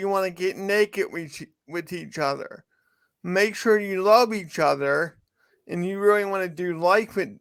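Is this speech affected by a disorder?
Yes: cerebral palsy; from birth.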